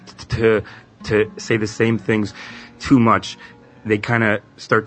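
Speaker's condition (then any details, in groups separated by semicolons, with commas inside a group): Stuttering; expects to deal with speech until death, may work more consciously on speech; not really okay with current way of speaking, ongoing for a while; stuttering with varying struggle, sometimes struggling; repeated words, prolonged sounds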